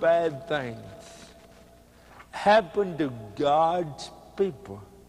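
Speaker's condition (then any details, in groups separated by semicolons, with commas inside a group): Cerebral palsy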